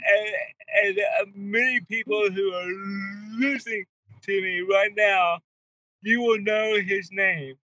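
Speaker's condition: Cerebral palsy; wheelchair user

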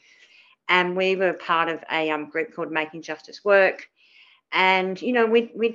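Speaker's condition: Cleft palate; lots of childhood speech therapy

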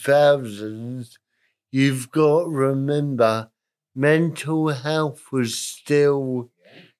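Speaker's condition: Cerebral palsy, moderate; spastic

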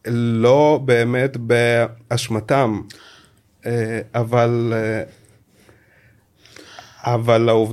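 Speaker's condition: Stuttering; word and part-word repetitions, frequent filler hesitations, takes extra time in podcast format; prolonged sounds

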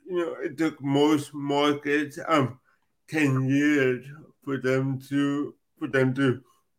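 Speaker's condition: Cerebral palsy; from birth

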